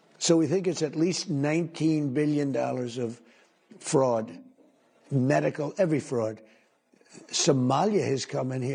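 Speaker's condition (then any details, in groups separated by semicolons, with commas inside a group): No condition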